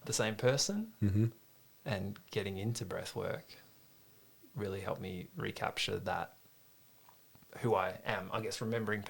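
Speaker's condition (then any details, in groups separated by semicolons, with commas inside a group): No condition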